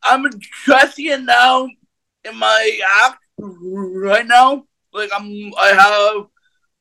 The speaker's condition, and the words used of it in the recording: Stuttering. I stutter. And like, honestly, all my life, people say I'm faking it.